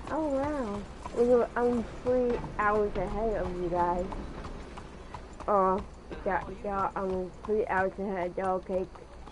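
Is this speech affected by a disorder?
Yes: cerebral palsy.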